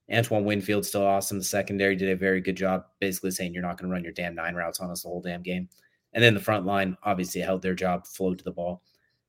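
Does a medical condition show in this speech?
No.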